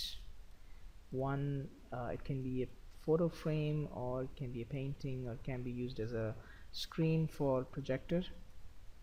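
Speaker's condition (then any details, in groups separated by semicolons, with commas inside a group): No condition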